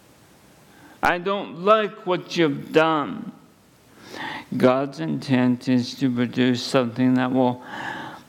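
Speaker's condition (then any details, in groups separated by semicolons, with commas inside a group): ALS; at least a couple of months since diagnosis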